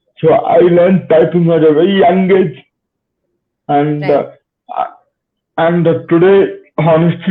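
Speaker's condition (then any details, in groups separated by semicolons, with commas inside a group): Cerebral palsy; spastic type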